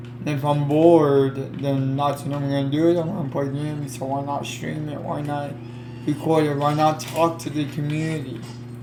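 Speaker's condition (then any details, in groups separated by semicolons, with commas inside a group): Cerebral palsy; affects legs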